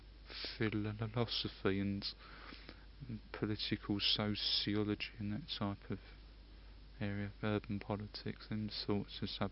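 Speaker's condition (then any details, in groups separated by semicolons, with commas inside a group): Stammer; family history: uncle stammered when younger, since cleared up; stammers sometimes with coworkers, sometimes fluent, varies much with circumstances, stress affects speech; prolonged sounds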